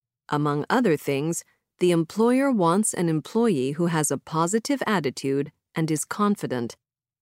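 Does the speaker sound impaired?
No.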